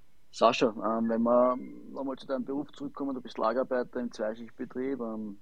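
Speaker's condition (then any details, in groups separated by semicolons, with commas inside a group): No condition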